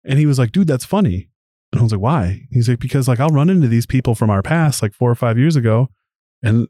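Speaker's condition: No condition

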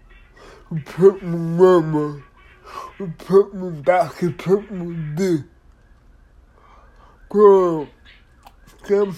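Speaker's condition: Disability affecting speech; speech not clear

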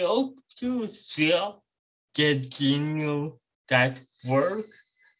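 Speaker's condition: Cerebral palsy

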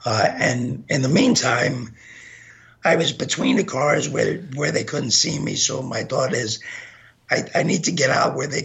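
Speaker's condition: Gunshot injury to voice box; shot 15 times

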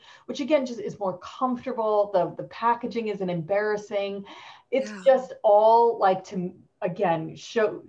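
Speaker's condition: No condition

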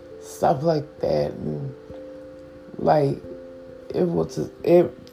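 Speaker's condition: Stroke with stutter; physical therapy

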